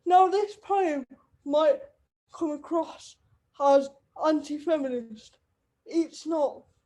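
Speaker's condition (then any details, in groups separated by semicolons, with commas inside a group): Cerebral palsy; wheelchair user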